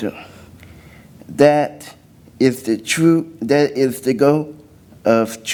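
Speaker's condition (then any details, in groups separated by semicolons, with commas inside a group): Cerebral palsy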